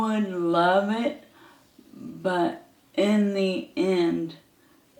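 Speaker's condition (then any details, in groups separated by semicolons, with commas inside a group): ALS; hand onset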